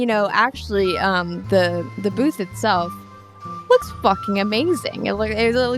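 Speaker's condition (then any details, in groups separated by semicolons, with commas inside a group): No condition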